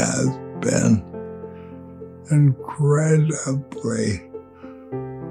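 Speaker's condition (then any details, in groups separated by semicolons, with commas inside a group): ALS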